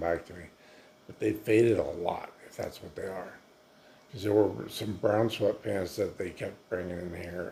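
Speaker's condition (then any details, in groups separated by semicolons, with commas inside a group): Multiple sclerosis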